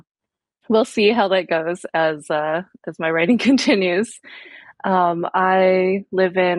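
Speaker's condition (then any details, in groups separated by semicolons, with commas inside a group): No condition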